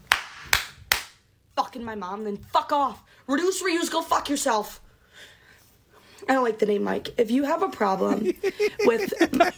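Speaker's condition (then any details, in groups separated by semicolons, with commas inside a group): Tourette's syndrome; among minority of about 10% with cursing tics; tics going crazy while talking about tics; tics worsen when talking about tics, swearing outbursts, repeated tic phrases interrupting speech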